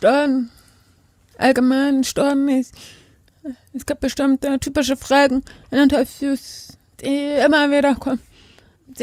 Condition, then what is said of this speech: Deafness. Ich glaube, auch so meine Stimme schon anders.